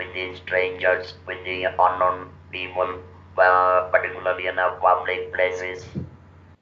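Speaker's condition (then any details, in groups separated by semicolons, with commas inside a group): Laryngectomy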